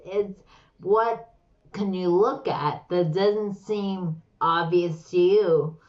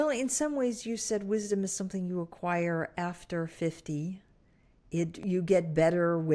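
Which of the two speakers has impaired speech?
The first: slurred speech; chronic Lyme disease affecting brain; onset 20 to 30 years after infection, weakness; slurred speech, like stroke patient.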